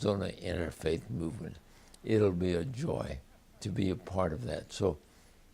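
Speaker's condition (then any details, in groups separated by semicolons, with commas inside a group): ALS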